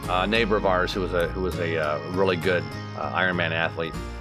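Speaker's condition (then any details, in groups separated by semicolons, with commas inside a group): No condition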